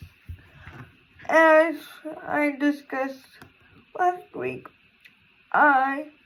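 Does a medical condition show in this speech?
Yes: cerebral palsy; physical disability.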